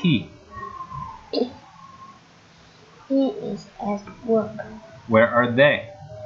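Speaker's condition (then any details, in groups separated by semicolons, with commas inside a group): No condition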